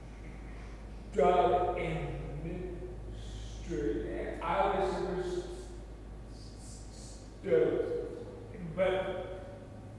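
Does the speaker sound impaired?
Yes: cerebral palsy; much improved.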